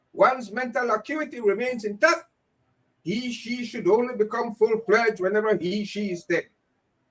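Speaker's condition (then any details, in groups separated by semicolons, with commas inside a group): No condition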